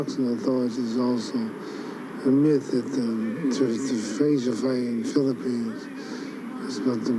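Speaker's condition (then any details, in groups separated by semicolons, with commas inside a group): Parkinson's syndrome; sometimes slurred speech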